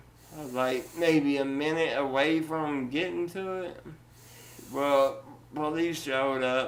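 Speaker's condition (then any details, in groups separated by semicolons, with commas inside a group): Duchenne muscular dystrophy; uses wheelchair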